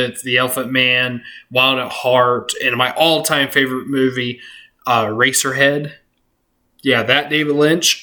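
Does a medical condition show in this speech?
No.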